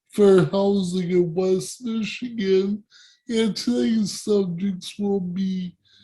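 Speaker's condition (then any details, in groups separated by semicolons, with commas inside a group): Cerebral palsy; present from birth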